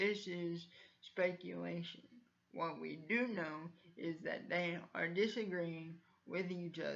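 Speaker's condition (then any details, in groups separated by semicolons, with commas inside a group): Cerebral palsy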